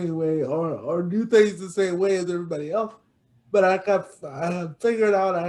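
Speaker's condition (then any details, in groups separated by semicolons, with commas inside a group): Cerebral palsy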